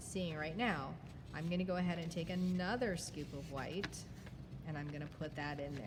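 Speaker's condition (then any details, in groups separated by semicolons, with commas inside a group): No condition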